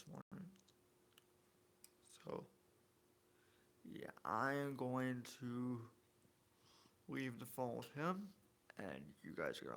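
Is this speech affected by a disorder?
Yes: spastic quadriplegic cerebral palsy.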